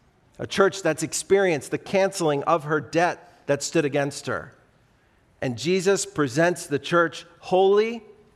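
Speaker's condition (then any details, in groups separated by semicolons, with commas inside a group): No condition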